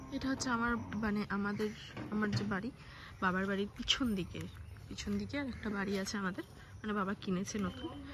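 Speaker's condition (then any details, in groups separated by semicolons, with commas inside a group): No condition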